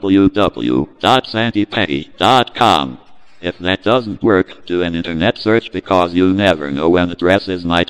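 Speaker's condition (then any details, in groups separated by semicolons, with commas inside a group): Cerebral palsy; own speech hard to understand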